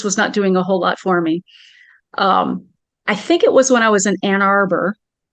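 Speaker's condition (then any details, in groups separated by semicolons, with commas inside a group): No condition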